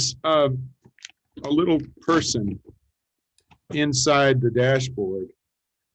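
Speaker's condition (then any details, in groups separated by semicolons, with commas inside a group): No condition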